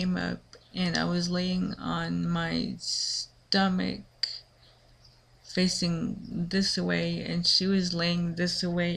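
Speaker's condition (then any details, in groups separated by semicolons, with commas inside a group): Cerebral palsy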